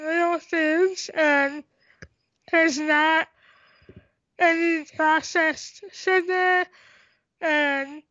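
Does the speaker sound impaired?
Yes: tracheostomy, cystic hygroma of head and neck; doctors predicted never talking, learned to talk, unable to swallow, breathing effortful when running.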